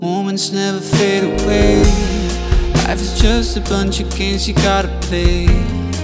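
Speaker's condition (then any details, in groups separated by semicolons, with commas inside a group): No condition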